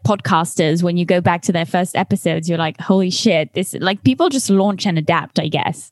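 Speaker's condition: No condition

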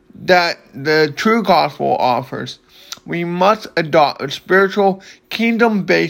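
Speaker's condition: Cerebral palsy

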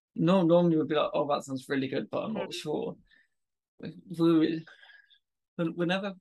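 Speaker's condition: Stammer; mild; voice itself unaffected, swaps words for stammer friendly words; repeated sounds

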